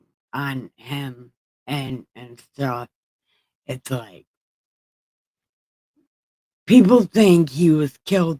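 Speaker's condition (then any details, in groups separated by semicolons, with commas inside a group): Brain injury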